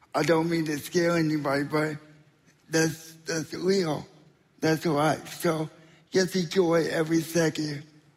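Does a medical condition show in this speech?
Yes: spastic quadriplegic cerebral palsy; wheelchair user.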